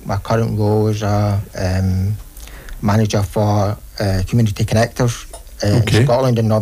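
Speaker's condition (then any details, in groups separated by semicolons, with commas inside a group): Deafness; congenital deafness, diagnosed at age four, uses British Sign Language; Hannah interpreting into British Sign Language during interview; no speech before diagnosis, learned to speak through daily speech therapy, deaf school, practice with siblings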